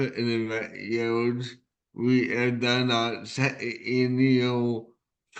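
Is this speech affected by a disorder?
Yes: cerebral palsy; present from birth.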